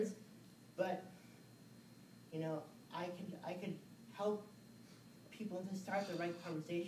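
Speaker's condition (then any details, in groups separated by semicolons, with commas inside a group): Cerebral palsy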